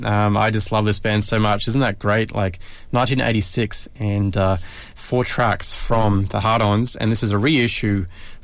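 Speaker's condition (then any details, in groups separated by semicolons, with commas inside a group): No condition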